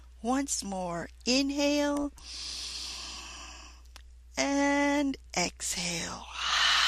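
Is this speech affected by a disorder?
No.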